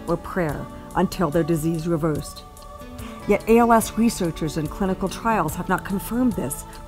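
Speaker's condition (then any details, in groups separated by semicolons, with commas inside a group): No condition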